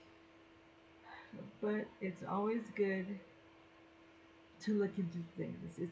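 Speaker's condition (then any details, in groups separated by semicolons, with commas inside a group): Cerebral palsy; Girdlestone resection surgery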